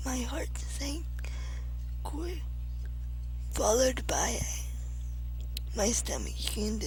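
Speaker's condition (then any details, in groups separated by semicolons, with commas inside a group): Cerebral palsy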